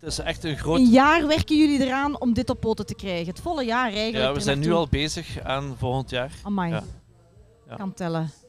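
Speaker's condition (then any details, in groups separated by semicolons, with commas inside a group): No condition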